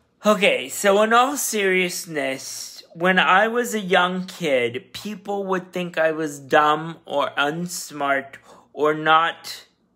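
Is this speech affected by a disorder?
Yes: cerebral palsy, spastic.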